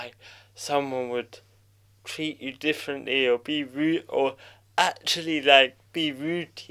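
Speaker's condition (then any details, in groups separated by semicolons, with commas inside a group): Cerebral palsy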